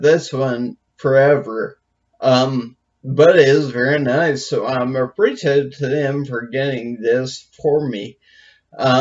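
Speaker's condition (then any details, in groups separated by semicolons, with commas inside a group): Brain injury; speech affected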